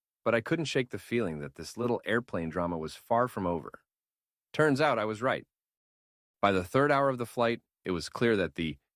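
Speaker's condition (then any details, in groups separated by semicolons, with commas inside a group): No condition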